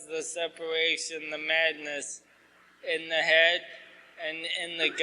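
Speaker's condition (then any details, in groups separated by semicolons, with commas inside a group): ALS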